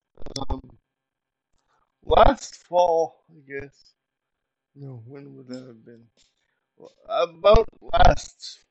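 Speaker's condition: Cerebral palsy; uses power wheelchair

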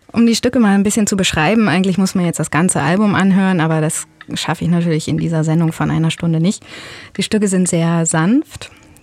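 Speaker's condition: No condition

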